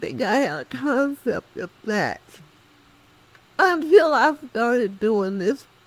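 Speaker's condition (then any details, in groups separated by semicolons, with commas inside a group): Cerebral palsy; speech affected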